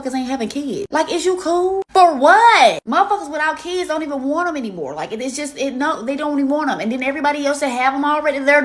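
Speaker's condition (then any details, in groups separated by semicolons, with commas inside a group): No condition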